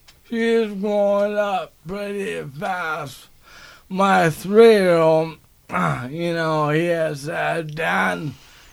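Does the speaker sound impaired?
Yes: ALS; motor neuron disease, onset with speech impairment and right hand weakness; diagnosed about one year ago, needs help getting dressed, cannot tie own shoes; speech impairment noticed before diagnosis, prompted doctor visit.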